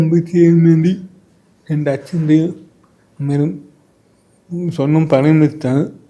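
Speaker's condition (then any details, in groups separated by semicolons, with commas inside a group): Cerebral palsy; from birth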